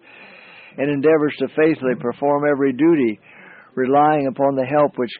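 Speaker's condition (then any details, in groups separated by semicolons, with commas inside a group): No condition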